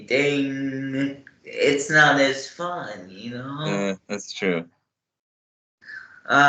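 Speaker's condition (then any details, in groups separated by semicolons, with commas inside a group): Cerebral palsy; morning medication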